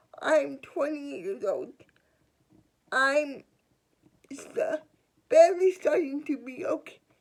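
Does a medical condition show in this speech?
Yes: cerebral palsy.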